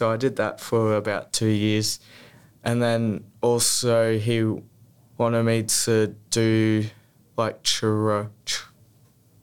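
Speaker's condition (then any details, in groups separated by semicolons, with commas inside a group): Stutter; therapy grades 1-4; prolonged sounds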